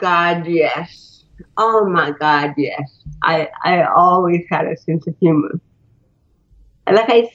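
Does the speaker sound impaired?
Yes: cerebral palsy; spinal cord and neck surgery.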